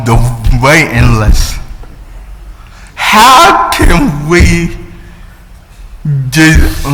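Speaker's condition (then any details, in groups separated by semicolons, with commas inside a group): Cerebral palsy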